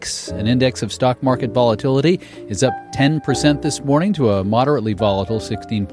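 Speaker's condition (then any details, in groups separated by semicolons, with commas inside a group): No condition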